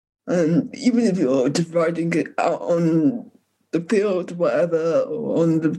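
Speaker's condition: Cerebral palsy; tight tense muscles

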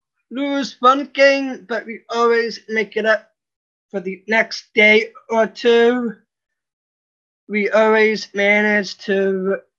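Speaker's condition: Down syndrome; 36-year-old man, from birth

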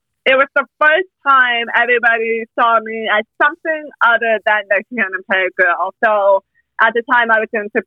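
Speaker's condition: Hearing loss, speech impediment, mild; little bit of a speech impediment, speaks better than in childhood

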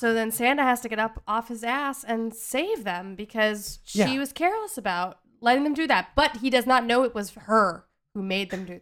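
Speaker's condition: No condition

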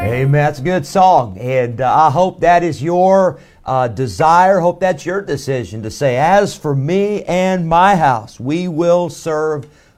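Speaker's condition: No condition

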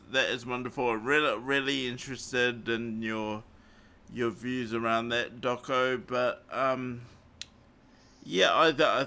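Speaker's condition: Cerebral palsy; morphine not allowed after it

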